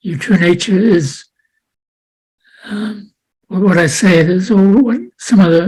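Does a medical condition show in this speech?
Yes: Parkinson's disease; unsteady walking.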